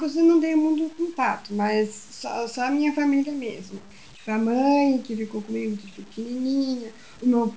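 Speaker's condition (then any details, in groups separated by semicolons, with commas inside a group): Down syndrome; trained at Atitude Inclusão to present talk slides, later gave full talk at Smart Cities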